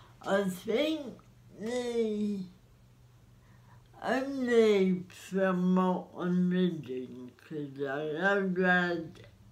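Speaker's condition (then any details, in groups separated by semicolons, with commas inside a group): Cerebral palsy; spastic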